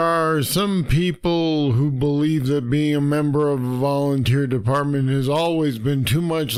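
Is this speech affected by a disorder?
Yes: Parkinson's disease; deep brain stimulators.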